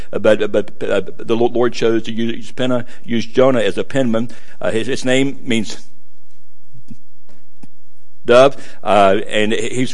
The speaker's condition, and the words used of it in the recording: Stuttering. I know you guys haven't noticed yet, but I stutter.